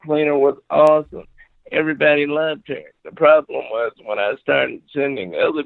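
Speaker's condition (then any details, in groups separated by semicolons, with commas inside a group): Cerebral palsy; confined to wheelchair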